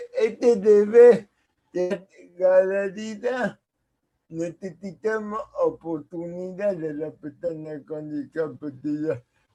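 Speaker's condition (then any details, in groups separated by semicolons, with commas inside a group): Cerebral palsy; speaks as if with potato in mouth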